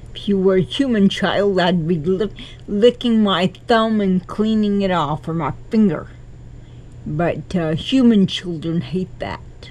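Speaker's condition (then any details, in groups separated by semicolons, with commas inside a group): Cerebral palsy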